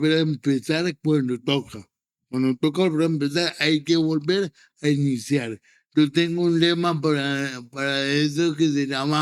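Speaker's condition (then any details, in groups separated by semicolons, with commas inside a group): Cerebral palsy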